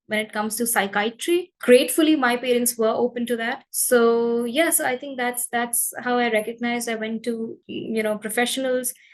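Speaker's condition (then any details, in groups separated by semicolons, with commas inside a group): No condition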